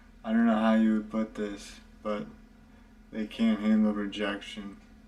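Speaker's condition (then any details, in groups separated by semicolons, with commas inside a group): Cerebral palsy, spastic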